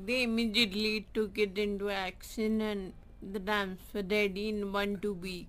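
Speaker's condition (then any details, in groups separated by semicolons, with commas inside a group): Friedreich's ataxia; degenerative disorder, sudden onset without fall or fever, wheelchair user; uses wheelchair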